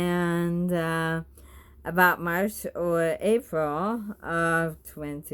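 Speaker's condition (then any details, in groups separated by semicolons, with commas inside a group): Bulbar ALS; bulbar onset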